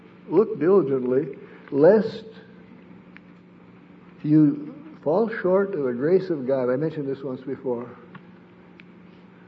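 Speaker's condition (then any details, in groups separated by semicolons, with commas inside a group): Parkinson's disease; sleep disrupted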